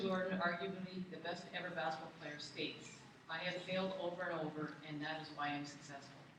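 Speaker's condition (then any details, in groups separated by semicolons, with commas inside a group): No condition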